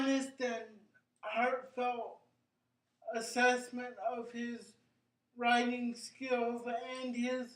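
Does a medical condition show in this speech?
Yes: cerebral palsy; brain injury.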